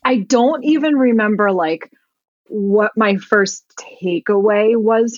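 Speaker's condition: No condition

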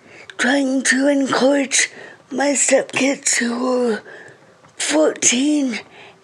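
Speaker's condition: Cerebral palsy; wheelchair user, affects reading, speech and more; uses iPad text-to-speech to read passages aloud; reading very slow

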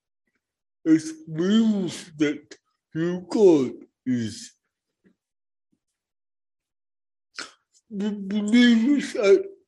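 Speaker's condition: Cerebral palsy; born not breathing

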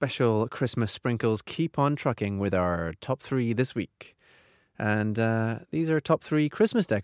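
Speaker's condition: No condition

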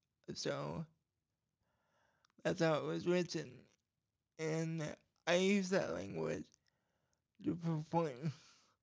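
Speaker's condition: Cerebral palsy; cerebral palsy causing speech problem, scratchy throat and gag reflex issues at times; voice goes in and out, some parts edited out and retried; voice goes in and out sometimes

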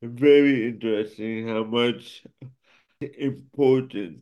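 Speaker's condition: Cerebral palsy; affects speech and motor skills

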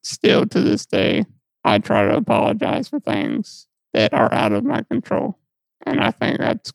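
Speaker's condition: Muscular dystrophy; muscle atrophy and weight loss

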